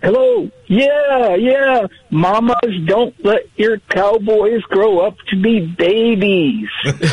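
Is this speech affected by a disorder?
No.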